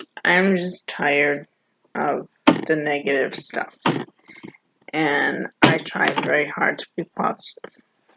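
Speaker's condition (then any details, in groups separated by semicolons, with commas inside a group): Cerebral palsy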